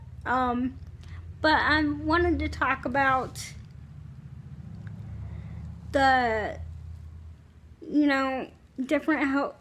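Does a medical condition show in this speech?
Yes: cerebral palsy.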